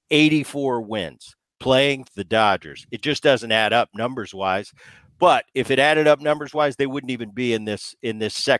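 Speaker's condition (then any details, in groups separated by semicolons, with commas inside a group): No condition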